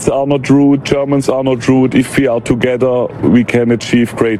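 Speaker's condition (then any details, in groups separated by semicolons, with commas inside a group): No condition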